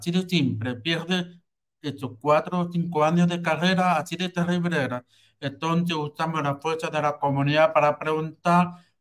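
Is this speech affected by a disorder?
Yes: hearing loss with cochlear implant; about 34, uses cochlear implant, new operating system connects implant to computer, no headphones.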